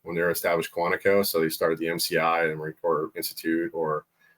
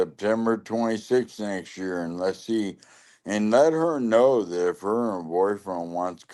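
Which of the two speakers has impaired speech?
The second: lou Gehrig's disease (ALS); right side and left hand weakness, cane, leg brace; over 5 years since onset, stumbling when walking; voice going, slurring worsens with longer talking.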